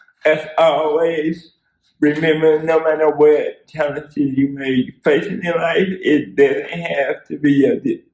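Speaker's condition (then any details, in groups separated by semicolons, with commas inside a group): Cerebral palsy; spastic quadriplegic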